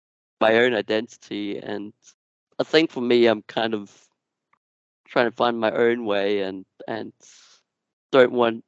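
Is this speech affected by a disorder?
Yes: Duchenne muscular dystrophy; progressive.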